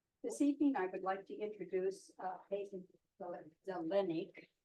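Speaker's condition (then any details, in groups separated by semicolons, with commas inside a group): No condition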